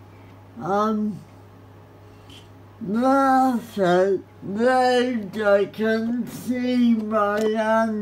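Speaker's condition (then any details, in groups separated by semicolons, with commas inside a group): Cerebral palsy; spastic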